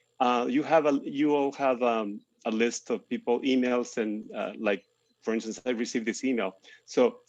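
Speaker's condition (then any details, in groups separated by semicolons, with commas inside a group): No condition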